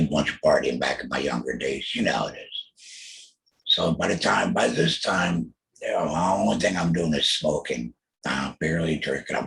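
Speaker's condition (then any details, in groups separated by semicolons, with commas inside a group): Total laryngectomy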